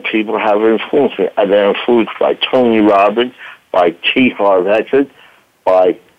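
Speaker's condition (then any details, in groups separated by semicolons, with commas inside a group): Voice box damage from tracheostomy; 1-2 week coma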